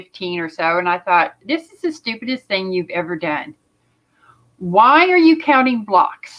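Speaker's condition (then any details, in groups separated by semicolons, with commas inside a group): No condition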